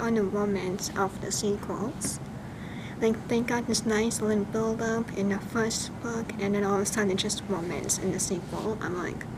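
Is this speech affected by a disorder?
No.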